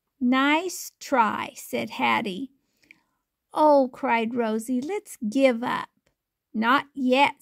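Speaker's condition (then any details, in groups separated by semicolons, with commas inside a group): No condition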